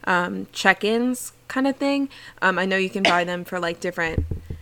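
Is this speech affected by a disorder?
No.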